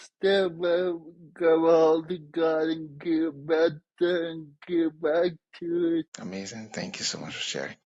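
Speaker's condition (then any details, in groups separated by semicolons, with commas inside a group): Traumatic brain injury; caused by accident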